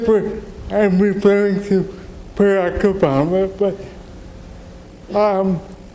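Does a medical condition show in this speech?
Yes: cerebral palsy; wheelchair user.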